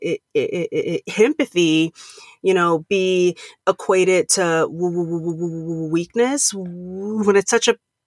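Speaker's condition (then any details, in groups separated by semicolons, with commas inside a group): Stuttering; lifelong stutter since grade school, past speech therapy, public speaking since 2014 as fear exposure; comfortable speaking publicly while stuttering, still concerned about stuttering on conference calls; trouble saying own name, avoided phone calls and talking, speaks freely while stuttering; repeated sounds, prolonged sounds, blocks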